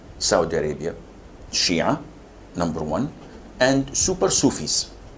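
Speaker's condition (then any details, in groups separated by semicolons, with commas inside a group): No condition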